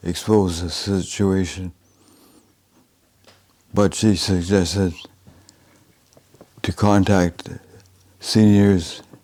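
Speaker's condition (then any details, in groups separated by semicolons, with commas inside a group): Advanced Parkinson's disease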